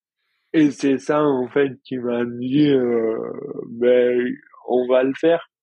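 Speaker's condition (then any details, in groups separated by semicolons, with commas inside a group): Dystonia; onset in childhood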